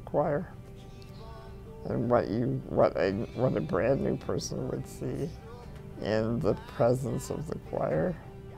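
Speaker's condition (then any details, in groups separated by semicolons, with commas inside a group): Spinal muscular atrophy; since 7 months of age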